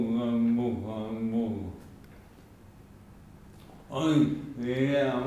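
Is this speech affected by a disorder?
Yes: amyotrophic lateral sclerosis; speech heavily impaired, largely unintelligible.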